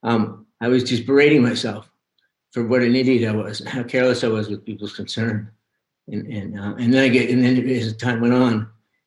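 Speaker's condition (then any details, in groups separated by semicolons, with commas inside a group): Young onset Parkinson's; long list of daily pills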